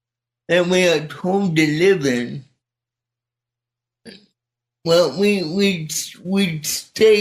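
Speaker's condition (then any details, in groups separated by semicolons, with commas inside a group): Cerebral palsy; speech not affected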